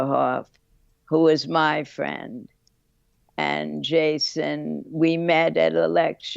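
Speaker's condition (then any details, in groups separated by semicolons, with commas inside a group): Parkinsonism from lyme disease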